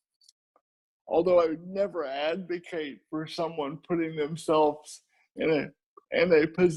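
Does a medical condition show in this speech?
Yes: cerebral palsy.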